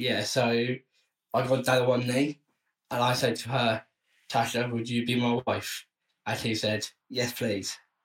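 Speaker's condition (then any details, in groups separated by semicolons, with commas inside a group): Down syndrome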